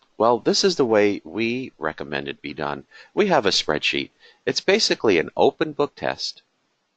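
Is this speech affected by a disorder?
No.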